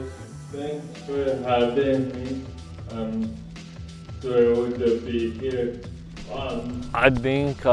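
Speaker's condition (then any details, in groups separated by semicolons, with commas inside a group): Cerebral palsy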